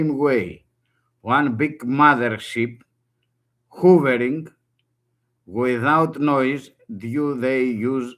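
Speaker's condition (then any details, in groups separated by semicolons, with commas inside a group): No condition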